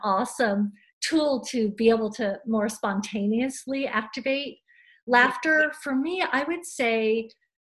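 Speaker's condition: No condition

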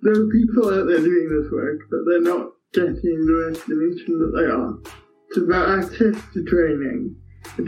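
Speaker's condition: Cerebral palsy; speech impairment

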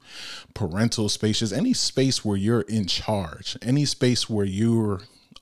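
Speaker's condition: No condition

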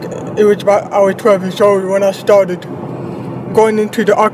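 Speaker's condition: Deafblindness; prosthetic eyes

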